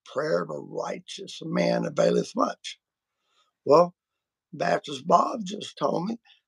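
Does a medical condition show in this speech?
Yes: vocal cord surgery; including laser treatment.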